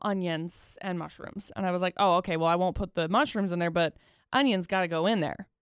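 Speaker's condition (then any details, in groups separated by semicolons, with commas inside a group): No condition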